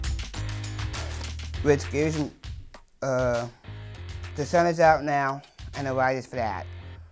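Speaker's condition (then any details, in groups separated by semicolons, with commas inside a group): Down syndrome, trisomy 21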